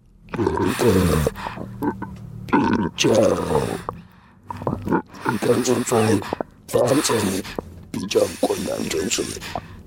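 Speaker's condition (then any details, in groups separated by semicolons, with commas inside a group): Total laryngectomy for hypopharyngeal cancer; stage four hypopharyngeal cancer at about 45, open tracheal stoma, smoking since junior high; esophageal speech via air and water pressed to vibrate, learned at 中华民国无喉者复声协会, stoma under scarf; hoarseness from about 42, voiceless over two years post-surgery, 1.5 years of esophageal speech to say own name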